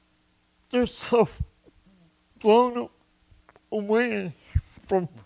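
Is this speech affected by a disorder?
Yes: cerebral palsy.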